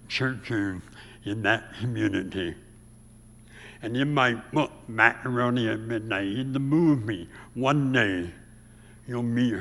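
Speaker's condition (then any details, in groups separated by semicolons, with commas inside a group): Severe speech impediment; chewing food and speaking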